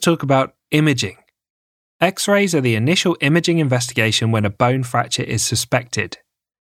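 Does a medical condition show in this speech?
No.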